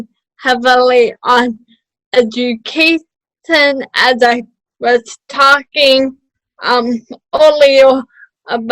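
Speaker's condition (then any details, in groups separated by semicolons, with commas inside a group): Cerebral palsy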